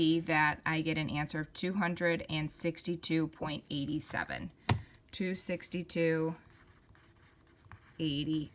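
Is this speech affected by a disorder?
No.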